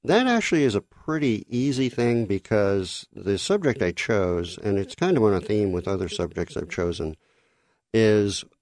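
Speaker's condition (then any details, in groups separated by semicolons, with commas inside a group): Cleft lip and palate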